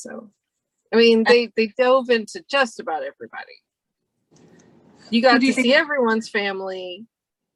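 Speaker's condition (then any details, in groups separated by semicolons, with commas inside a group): No condition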